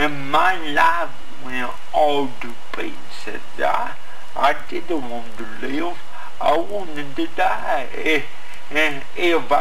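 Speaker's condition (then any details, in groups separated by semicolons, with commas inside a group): Cerebral palsy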